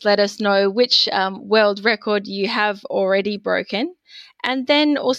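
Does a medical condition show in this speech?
No.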